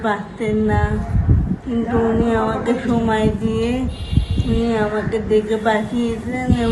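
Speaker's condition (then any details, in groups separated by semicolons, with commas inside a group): Cerebral palsy; present since birth, needs help walking; 38 years old, undergoing treatment; slurred, hard to understand over phone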